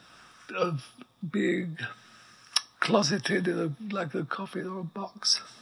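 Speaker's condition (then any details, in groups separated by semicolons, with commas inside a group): ALS; writes by dictation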